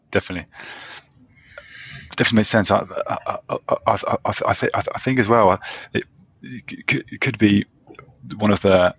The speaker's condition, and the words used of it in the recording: Stuttering. There was sometimes when I stammer more, sometimes when I stammer less